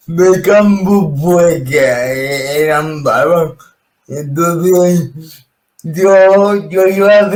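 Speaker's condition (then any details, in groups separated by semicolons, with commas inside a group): Cerebral palsy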